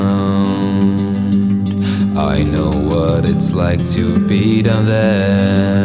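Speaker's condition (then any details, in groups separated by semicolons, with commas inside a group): No condition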